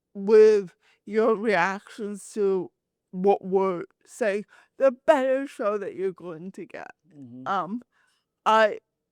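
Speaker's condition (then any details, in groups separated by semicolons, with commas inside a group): Cerebral palsy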